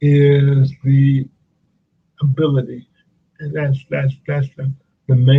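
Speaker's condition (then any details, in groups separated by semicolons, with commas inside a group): Cerebral palsy; speech affected at times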